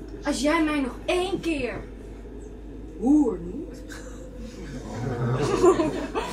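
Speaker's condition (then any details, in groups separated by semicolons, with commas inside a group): No condition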